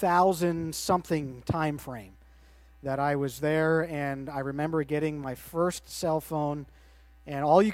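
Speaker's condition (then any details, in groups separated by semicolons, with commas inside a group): No condition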